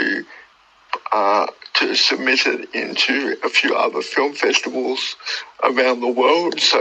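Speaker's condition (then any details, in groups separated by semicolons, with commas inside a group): Cerebral palsy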